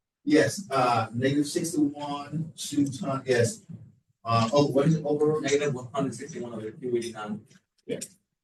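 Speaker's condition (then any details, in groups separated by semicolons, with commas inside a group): No condition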